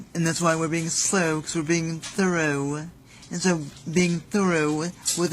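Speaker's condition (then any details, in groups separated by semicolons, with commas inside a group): Cerebral palsy; visibly apparent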